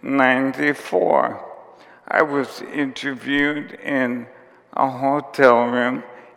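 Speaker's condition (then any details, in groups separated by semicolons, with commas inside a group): ALS; onset with tiredness and clumsiness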